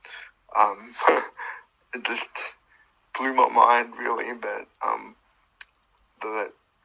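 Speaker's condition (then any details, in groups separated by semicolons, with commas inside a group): Cerebral palsy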